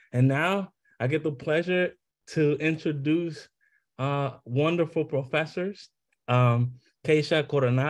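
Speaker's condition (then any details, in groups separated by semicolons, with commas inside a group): No condition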